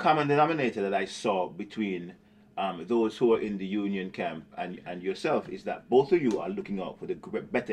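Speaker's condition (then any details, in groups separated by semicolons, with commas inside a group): No condition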